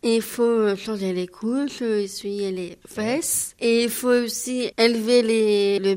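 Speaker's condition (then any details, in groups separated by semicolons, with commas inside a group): Down syndrome; trisomy 21, woman aged 27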